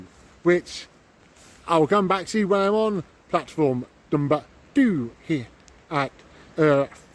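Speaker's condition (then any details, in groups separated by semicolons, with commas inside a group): No condition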